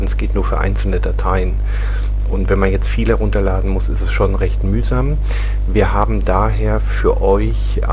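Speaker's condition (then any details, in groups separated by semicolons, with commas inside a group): No condition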